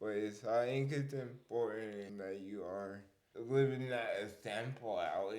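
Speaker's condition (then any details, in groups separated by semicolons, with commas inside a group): Cerebral palsy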